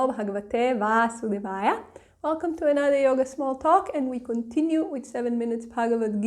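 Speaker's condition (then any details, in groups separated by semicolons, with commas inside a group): No condition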